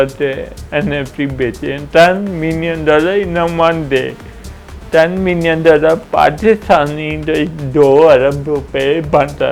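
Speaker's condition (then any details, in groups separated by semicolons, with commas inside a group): Cerebral palsy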